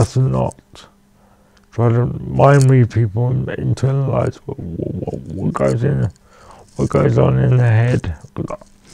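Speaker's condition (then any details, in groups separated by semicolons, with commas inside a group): Cerebral palsy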